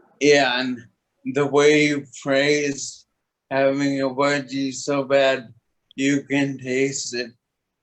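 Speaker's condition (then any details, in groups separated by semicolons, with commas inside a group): Toxic leukoencephalopathy, locked-in syndrome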